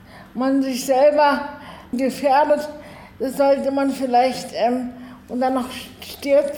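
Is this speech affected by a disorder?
Yes: cerebral palsy, spastic, arms and legs.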